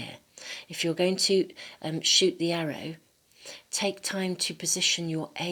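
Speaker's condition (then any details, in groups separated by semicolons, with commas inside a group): No condition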